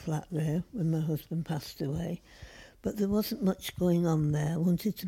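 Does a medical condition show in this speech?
Yes: Parkinson's disease; Parkinson's disease for 20 years; beginning to slow down.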